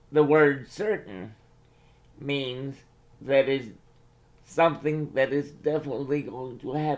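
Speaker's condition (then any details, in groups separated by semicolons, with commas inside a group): Cerebral palsy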